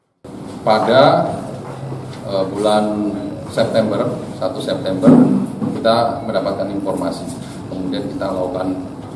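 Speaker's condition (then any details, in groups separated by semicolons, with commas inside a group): No condition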